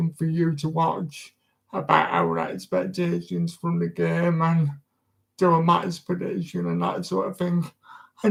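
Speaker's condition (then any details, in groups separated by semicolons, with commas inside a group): Disability affecting speech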